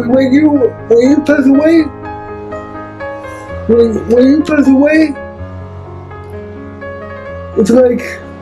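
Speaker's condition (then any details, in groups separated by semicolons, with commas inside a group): Cerebral palsy; unable to walk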